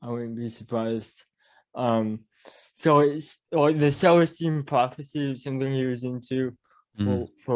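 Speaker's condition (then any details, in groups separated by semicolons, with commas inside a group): Cerebral palsy; mild speech impediment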